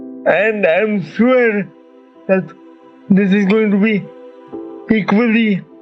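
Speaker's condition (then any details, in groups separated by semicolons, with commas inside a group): Cerebral palsy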